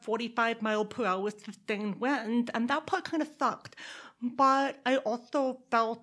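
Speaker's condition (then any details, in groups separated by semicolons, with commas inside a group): Deafness; deaf accent combined with Texas accent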